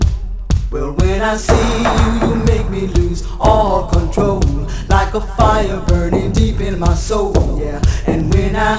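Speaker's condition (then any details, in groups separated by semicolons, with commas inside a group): No condition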